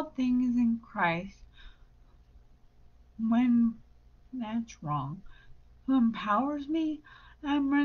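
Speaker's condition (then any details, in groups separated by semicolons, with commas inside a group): Brain injury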